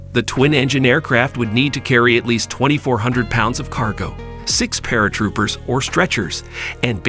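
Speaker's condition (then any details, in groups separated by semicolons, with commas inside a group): No condition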